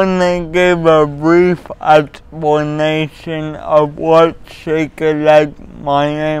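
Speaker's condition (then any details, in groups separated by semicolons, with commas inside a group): Cerebral palsy; voice often not understood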